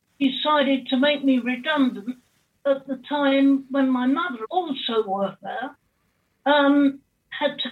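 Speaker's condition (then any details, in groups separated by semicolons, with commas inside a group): Cerebral palsy quadriplegia; born 3 months premature, 3 months in oxygen tent, brain damage, both hands and legs, blind from 15, partial hearing loss; permanent wheelchair user, much pain from surgery, spasm when moved suddenly, in her 70s, 24/7 care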